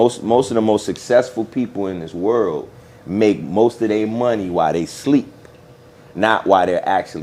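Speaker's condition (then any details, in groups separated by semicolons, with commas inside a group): No condition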